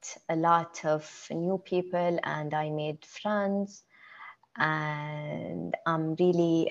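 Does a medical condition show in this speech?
Yes: stammer; stammer since childhood, only one in family, expected to outgrow it, no support sought growing up; attending stuttering awareness programs for about one year; more fluent in second language english than native language, plans words ahead, often mistaken as shy; here prolonged sounds, blocks.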